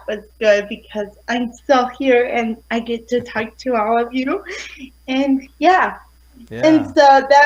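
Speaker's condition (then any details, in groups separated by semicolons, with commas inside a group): Cerebral palsy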